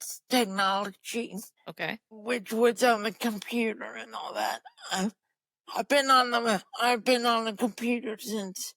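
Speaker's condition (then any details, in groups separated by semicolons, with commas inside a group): Cerebral palsy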